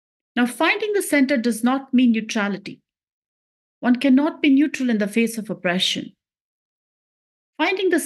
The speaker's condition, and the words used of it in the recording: None; typical speech.